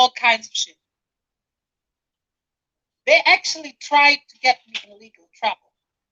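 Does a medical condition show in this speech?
No.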